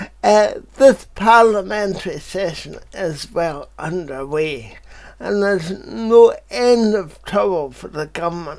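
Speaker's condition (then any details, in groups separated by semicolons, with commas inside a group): Cerebral palsy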